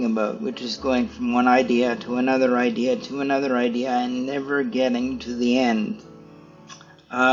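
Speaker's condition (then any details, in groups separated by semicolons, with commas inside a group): Cerebral palsy; stiff muscles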